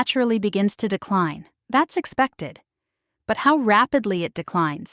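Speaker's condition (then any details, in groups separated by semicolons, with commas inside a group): No condition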